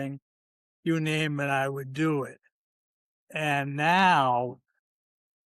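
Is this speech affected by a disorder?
Yes: ALS; limb onset; can still talk.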